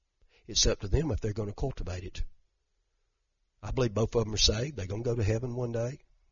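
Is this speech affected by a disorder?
No.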